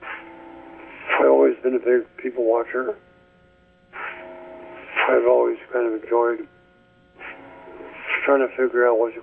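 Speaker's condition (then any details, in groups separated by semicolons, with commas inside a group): ALS; speech getting worse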